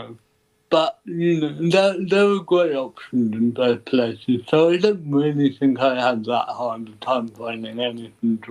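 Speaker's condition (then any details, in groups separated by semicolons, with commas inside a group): Cerebral palsy; ataxic type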